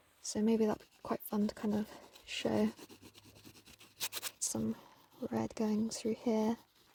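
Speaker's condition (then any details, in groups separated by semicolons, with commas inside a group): No condition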